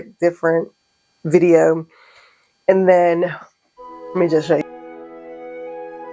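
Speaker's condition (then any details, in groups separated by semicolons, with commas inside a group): No condition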